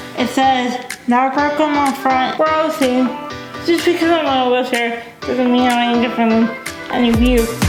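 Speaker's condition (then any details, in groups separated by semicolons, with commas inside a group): Cerebral palsy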